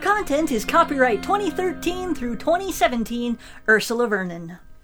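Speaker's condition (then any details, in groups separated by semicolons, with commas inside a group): No condition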